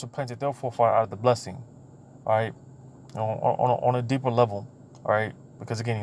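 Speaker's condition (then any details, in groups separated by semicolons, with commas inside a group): No condition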